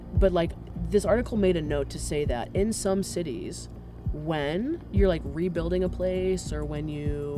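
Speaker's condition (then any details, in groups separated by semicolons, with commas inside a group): No condition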